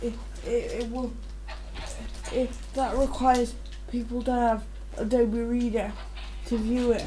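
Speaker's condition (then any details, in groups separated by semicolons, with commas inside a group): Cerebral palsy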